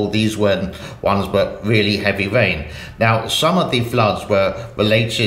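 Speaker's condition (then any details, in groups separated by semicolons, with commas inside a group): No condition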